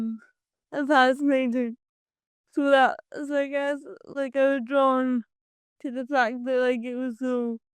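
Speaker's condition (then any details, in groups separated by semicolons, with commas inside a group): Cerebral palsy; from birth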